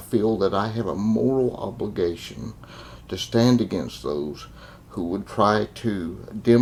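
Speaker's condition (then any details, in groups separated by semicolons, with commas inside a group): Cerebral palsy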